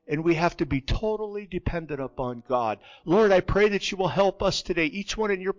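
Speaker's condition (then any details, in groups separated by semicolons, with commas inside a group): No condition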